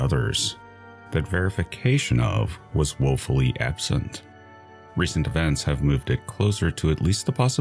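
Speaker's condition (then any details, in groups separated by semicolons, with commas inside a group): No condition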